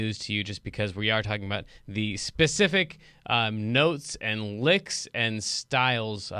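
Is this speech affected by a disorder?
No.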